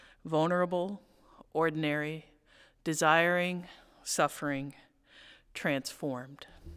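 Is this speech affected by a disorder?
No.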